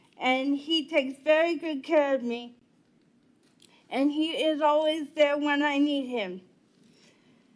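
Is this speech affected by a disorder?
Yes: cerebral palsy; wheelchair user.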